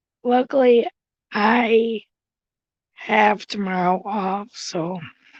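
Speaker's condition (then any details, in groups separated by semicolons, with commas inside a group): Cerebral palsy; tracheotomy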